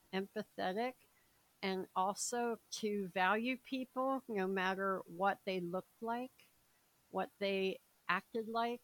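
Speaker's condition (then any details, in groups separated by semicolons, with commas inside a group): Cleft palate, severe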